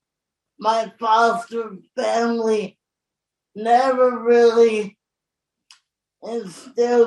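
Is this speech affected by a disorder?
Yes: cerebral palsy; born very premature, staff help with Hoyer lift transfers in and out of bed.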